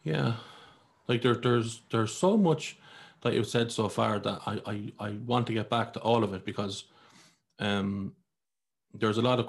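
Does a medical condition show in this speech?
Yes: stutter; stutter since childhood, really bad in school, could barely put two sentences together; still stutters sometimes, does not edit stuttering out of podcast; stuttered all the time when younger, occasional stuttering now; here repeated sounds, repeated words.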